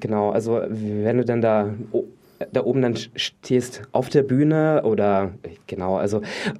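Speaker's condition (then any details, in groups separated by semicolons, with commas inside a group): Stuttering; felt at lips, tongue, articulation and whole body, giving seminars a challenge; blocks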